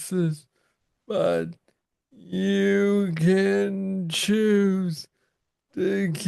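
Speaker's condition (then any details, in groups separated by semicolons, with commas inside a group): Parkinson's disease; young onset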